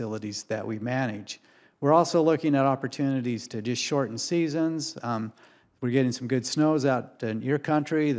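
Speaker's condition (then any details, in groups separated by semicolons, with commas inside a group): No condition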